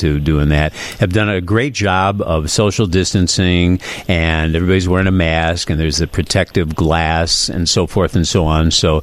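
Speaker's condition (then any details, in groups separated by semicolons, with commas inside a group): No condition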